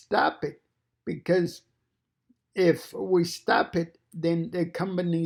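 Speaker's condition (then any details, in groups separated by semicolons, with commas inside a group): Cerebral palsy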